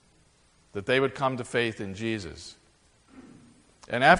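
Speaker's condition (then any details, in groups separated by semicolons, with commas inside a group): No condition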